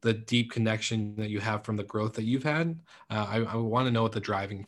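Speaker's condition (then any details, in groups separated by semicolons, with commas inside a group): No condition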